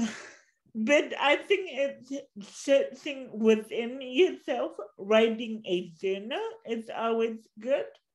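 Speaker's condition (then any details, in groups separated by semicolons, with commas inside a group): Cerebral palsy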